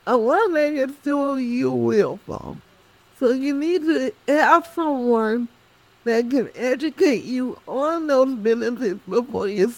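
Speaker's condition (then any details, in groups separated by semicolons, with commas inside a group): Cerebral palsy; speech affected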